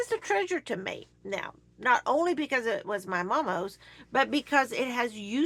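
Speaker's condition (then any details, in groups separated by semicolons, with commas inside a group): No condition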